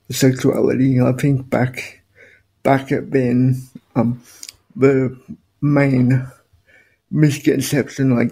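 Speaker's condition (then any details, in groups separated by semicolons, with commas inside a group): Spastic quadriplegic cerebral palsy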